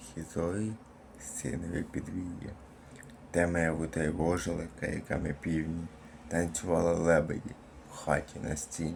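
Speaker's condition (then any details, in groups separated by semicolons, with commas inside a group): Cerebral palsy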